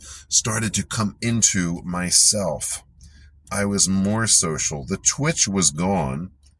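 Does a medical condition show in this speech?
No.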